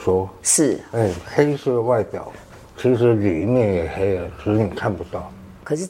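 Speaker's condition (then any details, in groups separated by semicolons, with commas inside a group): Tongue cancer surgery, partial glossectomy with tongue flap; tongue cancer at 50, stage 2, oral chemotherapy, recurrence, two thirds right tongue removed; treatment completed, radiotherapy caused jaw clenching, narrowing mouth opening, muscle atrophy, self-stretching with object; eating and speaking affected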